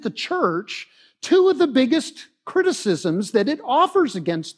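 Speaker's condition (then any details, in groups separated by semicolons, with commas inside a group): No condition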